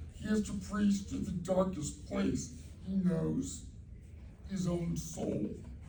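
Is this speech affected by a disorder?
Yes: cerebral palsy.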